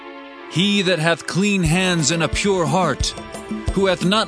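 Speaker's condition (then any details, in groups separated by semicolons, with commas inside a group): No condition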